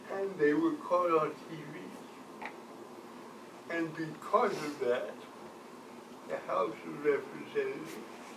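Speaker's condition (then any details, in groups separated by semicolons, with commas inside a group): Cerebral palsy; from birth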